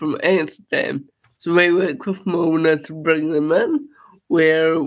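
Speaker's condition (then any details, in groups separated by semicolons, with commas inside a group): Cerebral palsy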